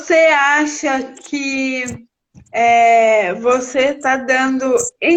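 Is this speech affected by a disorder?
Yes: cerebral palsy.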